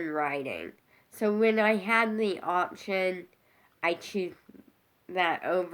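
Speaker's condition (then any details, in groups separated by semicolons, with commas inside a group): Brain injury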